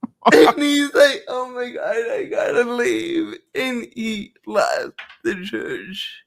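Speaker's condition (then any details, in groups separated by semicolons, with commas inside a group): Cerebral palsy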